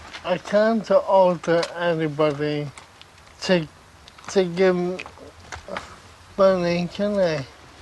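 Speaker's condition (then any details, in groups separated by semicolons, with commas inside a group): Friedreich's ataxia; difficulty speaking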